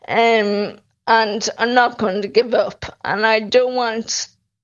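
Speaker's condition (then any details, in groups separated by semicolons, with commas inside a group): Friedreich's ataxia; campaigning for access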